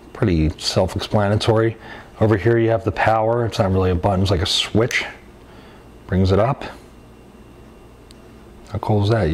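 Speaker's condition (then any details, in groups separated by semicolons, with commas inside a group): No condition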